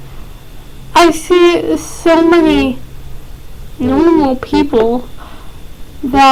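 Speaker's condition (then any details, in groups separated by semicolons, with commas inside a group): Cerebral palsy, mild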